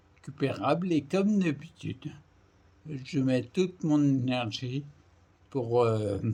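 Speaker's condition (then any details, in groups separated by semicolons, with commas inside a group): Primary progressive multiple sclerosis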